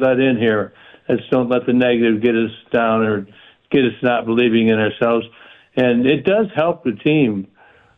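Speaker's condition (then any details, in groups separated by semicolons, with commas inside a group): Parkinson's; stays active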